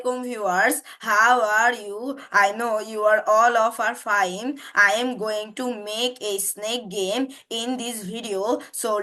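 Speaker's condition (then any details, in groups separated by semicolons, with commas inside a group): No condition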